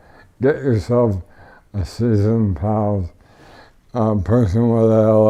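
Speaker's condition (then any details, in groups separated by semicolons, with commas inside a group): ALS; tracheotomy, wheelchair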